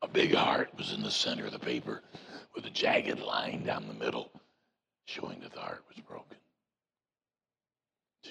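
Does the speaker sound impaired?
Yes: voice box removal needed; vocal cord cancer.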